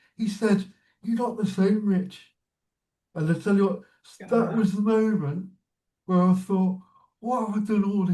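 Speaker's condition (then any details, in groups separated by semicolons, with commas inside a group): Cerebral palsy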